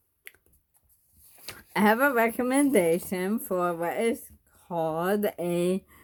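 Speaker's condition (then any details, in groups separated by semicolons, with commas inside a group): Bulbar ALS; bulbar onset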